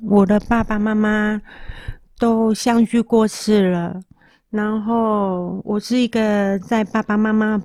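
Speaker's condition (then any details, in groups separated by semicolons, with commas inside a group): Moderate-to-severe hearing loss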